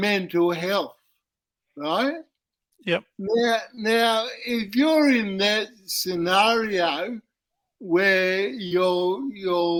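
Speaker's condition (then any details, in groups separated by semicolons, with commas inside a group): Cerebral palsy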